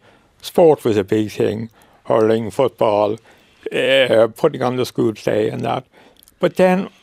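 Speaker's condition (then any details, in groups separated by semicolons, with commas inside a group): Motor neuron disease; may get out of breath while talking, voice still sounds characteristically like himself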